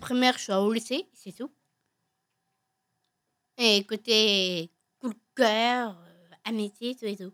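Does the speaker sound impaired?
Yes: Down syndrome; trisomy 21, 47 chromosomes instead of 46; adult.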